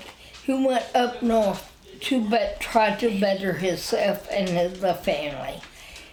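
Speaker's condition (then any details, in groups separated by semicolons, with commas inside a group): Spinal ataxia; wheelchair user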